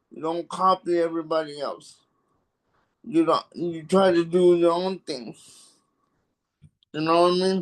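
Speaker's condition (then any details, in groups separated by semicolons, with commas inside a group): Cerebral palsy; affects hands and back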